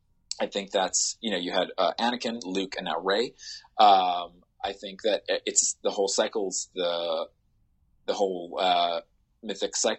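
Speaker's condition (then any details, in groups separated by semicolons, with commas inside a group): No condition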